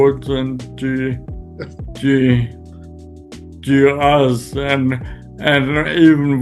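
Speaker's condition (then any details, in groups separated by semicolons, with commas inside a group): Friedreich's ataxia; spasticity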